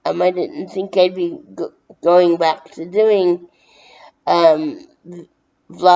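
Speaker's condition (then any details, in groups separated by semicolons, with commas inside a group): Brain injury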